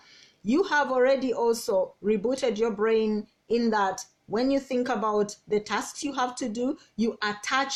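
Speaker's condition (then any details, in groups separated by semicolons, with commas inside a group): No condition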